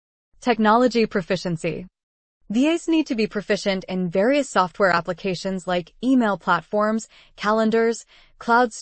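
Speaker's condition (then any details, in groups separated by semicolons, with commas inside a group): No condition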